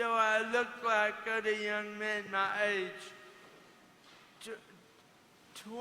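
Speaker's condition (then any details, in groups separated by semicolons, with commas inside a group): Cerebral palsy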